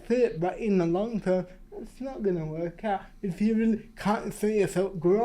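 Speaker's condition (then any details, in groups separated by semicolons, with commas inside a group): Cerebral palsy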